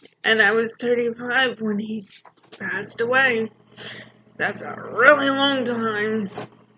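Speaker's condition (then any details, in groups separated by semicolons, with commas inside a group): Mild cerebral palsy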